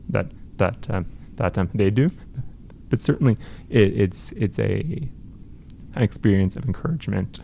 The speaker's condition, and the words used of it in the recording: Stuttering. I would say that I always do.